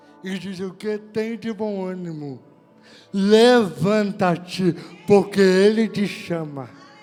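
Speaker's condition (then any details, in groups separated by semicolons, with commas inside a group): Cerebral palsy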